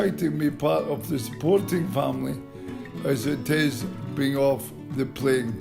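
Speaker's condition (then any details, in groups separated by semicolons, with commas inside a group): Motor neurone disease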